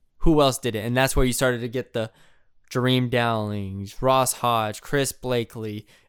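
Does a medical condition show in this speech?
No.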